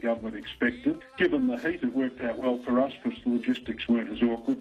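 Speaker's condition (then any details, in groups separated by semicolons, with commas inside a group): No condition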